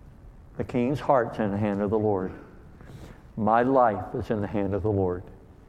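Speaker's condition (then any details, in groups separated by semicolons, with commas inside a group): Cleft lip and palate; called hair lip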